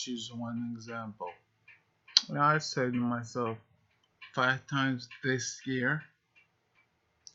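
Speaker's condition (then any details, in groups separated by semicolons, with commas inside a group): Multiple sclerosis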